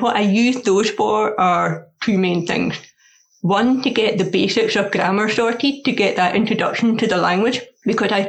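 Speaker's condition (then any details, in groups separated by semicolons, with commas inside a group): Deafness; repetition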